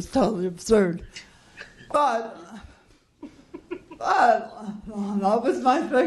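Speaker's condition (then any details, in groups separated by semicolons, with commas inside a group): Cerebral palsy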